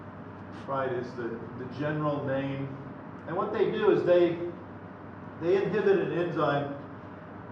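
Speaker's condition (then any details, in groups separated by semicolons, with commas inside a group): No condition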